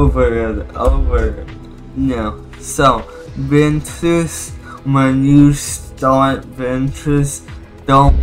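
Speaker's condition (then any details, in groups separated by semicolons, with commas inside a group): Cerebral palsy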